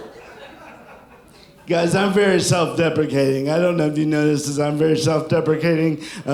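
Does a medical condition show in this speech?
Yes: cerebral palsy; sounds drunk, constant.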